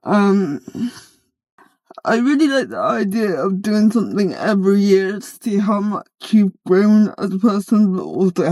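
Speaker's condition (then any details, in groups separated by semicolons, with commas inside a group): Cerebral palsy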